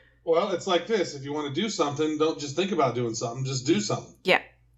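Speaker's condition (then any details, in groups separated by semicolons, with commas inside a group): No condition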